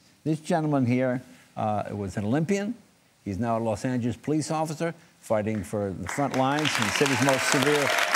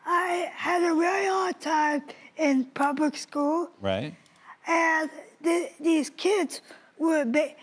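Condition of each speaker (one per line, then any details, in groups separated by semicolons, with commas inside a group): No condition
Cerebral palsy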